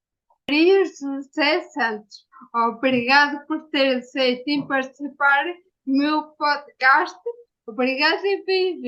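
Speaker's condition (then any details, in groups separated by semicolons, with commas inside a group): Ataxia after brain injury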